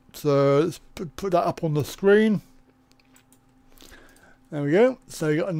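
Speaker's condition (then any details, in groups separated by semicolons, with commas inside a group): Cerebral palsy; back surgery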